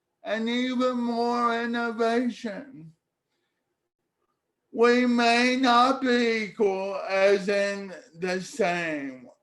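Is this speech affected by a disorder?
Yes: cerebral palsy; speech therapy in childhood.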